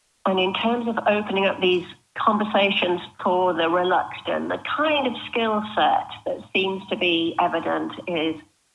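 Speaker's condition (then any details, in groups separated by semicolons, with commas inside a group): No condition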